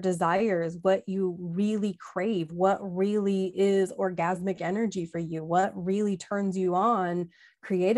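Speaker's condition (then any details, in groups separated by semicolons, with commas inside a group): No condition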